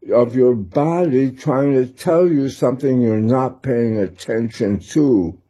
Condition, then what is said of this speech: Tongue cancer surgery. You know, that's where the slur is coming in.